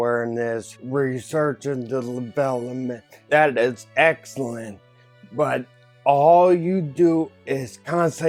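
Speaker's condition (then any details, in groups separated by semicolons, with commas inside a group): Ataxia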